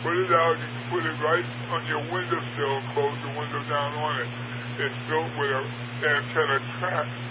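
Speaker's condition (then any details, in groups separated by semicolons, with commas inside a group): Parkinson's; largely wheelchair bound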